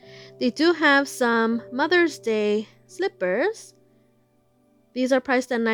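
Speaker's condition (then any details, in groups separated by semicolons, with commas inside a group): No condition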